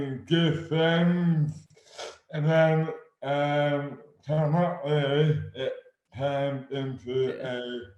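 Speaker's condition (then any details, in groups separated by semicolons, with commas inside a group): Dystonia; affects hands and speech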